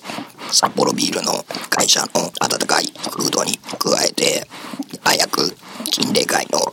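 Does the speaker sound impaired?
Yes: laryngectomy, esophageal speech; 5 cm cervical esophageal cancer at esophageal entrance behind vocal cords, recurred after two years, larynx removed, reoperation; voice lost with larynx removal, single words came after a while, improves with practice.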